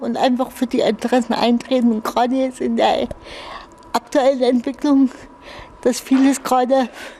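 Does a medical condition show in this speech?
Yes: infantile cerebral palsy; spastic, brain damage since birth, muscle cramps, limitations in all areas.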